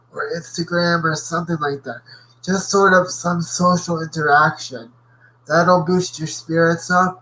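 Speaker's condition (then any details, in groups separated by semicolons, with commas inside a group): Cerebral palsy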